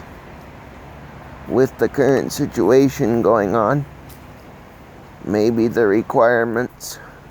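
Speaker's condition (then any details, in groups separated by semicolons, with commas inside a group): Cerebral palsy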